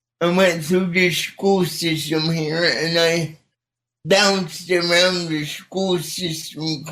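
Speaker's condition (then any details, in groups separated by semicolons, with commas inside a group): Cerebral palsy; speech not affected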